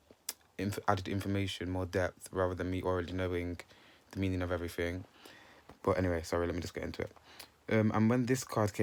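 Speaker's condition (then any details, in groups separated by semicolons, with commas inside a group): No condition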